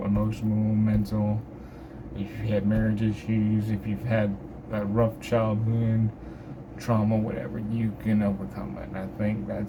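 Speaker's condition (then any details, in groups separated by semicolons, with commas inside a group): Cerebral palsy; from birth, affects motor skills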